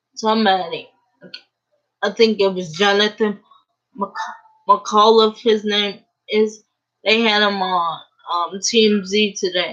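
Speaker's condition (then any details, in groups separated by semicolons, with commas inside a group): Cerebral palsy; uses a wheelchair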